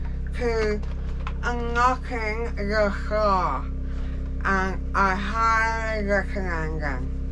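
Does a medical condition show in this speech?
Yes: jaw cancer surgery.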